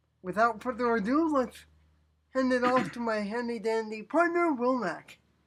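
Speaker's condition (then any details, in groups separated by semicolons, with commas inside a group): Cerebral palsy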